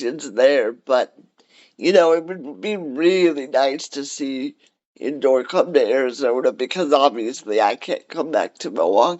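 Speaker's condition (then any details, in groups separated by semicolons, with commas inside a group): Cerebral palsy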